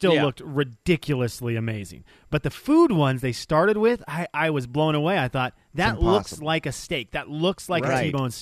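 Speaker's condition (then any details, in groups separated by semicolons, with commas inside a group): No condition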